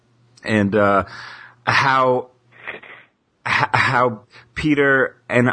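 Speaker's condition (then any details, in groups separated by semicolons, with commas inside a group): Stuttering; person who stutters; in psychotherapy, helping with letting go and accepting stuttering; stutter-like tension when signing own name, worse under pressure or with people watching; repeated sounds, prolonged sounds, blocks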